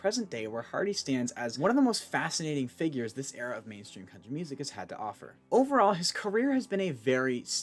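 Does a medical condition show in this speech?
No.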